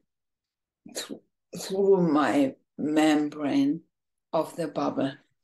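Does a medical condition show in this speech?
Yes: ALS, bulbar form, bulbar onset.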